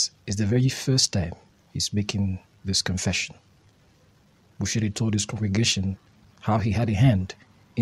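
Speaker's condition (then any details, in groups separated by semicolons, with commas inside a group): No condition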